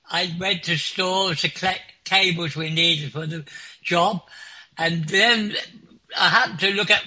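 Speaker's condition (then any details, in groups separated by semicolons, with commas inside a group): Clinically deaf; clinically deaf since school age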